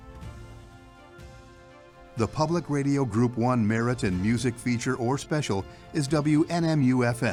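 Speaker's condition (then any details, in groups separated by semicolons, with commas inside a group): No condition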